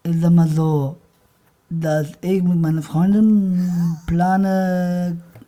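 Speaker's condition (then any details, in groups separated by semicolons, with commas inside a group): Down syndrome; trisomy 21, present from birth, operated right after birth in Hannover, back corset worn earlier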